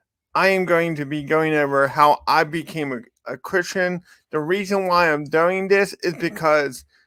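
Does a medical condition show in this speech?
Yes: cerebral palsy; from birth.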